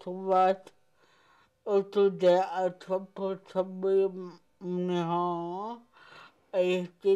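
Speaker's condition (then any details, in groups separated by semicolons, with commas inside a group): Cerebral palsy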